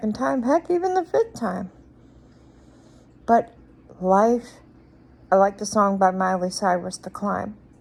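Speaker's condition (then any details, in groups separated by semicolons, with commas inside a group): Cerebral palsy; speech noticeably atypical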